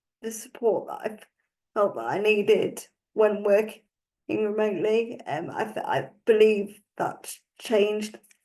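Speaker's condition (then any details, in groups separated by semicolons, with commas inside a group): Cerebral palsy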